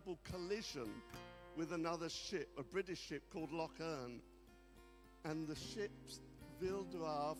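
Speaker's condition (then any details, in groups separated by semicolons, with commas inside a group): No condition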